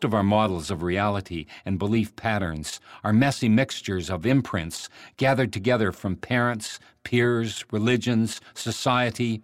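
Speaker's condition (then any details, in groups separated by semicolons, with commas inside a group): No condition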